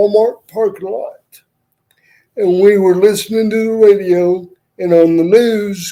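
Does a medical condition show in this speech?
Yes: cerebral palsy; uses wheelchair.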